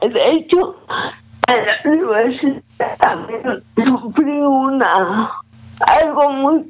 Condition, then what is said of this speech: Cerebral palsy. Tengo ciertas dificultades al hablar, al moverme, al tocar las cosas, pero